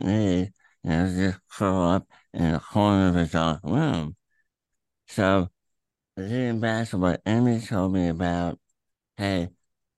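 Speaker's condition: Throat cancer; voice affected by cancer

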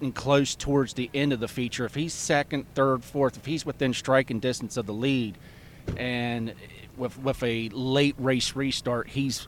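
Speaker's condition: No condition

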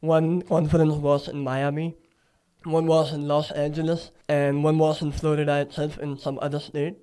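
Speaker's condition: Cleft palate; recent nose surgery

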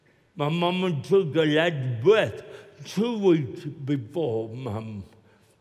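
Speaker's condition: Cerebral palsy; Arkansas

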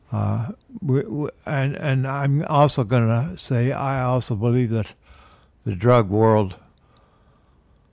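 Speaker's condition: Parkinson's disease; man aged 73

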